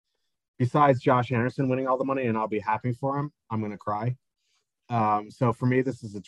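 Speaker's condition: No condition

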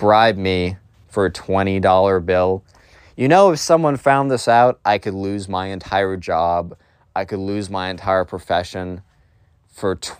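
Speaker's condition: No condition

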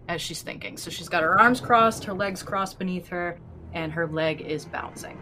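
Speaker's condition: No condition

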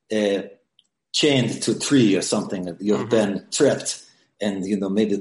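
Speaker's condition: No condition

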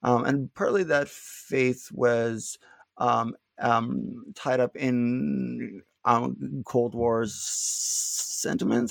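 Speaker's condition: Stuttering; not stuttering much currently; repeated sounds, prolonged sounds, blocks

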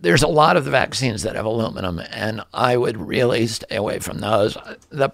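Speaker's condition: Spasmodic dystonia; voice affected

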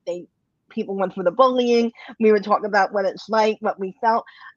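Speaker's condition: Cleft lip and palate, bilateral

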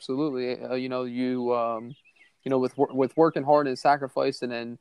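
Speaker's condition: No condition

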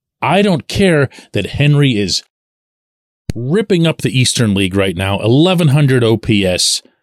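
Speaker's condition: No condition

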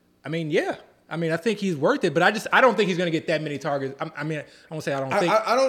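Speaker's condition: No condition

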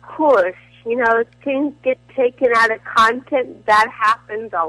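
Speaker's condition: Cerebral palsy; spinal cord surgery C1 to C7

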